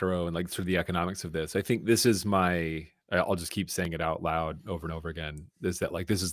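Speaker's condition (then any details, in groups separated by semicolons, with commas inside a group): No condition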